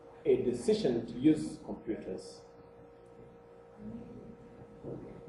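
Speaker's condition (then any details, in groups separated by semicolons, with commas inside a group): No condition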